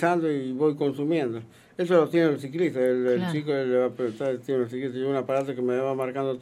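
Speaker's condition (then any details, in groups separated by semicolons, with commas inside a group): Parkinson's disease; Levocar one daily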